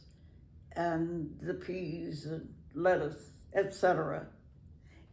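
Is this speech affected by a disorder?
No.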